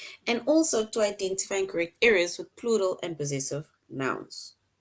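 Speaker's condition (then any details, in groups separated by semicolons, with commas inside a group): No condition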